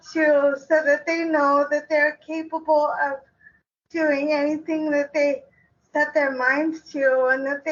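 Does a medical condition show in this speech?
Yes: cerebral palsy.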